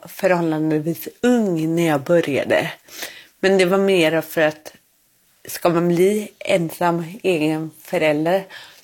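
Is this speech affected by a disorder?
Yes: cerebral palsy; born without heartbeat.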